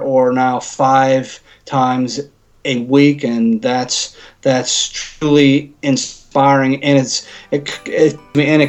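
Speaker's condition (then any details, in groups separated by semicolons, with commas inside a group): Stuttering; covert stuttering, hidden for years, struggled with speech since early years; went back to speech therapy as adult, now open about stuttering, National Stuttering Association member since 2006; stuttered badly when nervous or anxious, sometimes only mild, avoided speaking roles, chose behind-camera work; repeated sounds, repeated words, prolonged sounds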